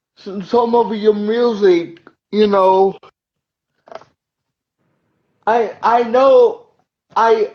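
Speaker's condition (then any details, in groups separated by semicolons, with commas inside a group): Cerebral palsy; uses wheelchair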